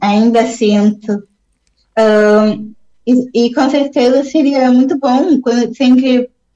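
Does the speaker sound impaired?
Yes: Down syndrome; on phone line during radio interview.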